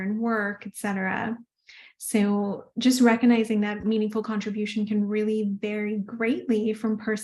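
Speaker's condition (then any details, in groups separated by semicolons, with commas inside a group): No condition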